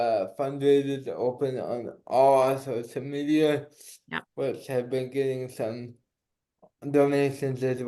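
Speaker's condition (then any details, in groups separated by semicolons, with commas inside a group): Cerebral palsy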